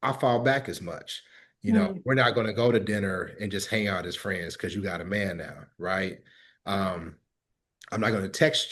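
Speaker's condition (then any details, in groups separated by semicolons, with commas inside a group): No condition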